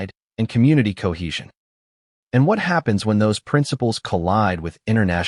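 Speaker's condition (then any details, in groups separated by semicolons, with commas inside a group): No condition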